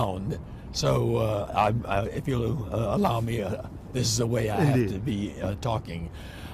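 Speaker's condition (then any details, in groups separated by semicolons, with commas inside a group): No condition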